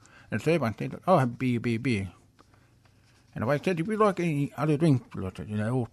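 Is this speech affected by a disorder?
Yes: hearing loss with cochlear implants; right implant 10-11 years ago, left 2-3 years later, 4-hour operation, dead hair cells, formerly hearing aids; asks others to speak slowly, struggles when people talk quickly.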